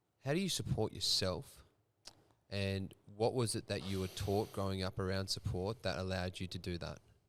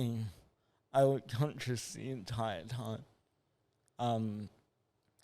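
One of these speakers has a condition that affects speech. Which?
The second: cerebral palsy; from birth, no breathing for 37 minutes after birth; walks and talks, rides trike, improved with therapy, slow typing.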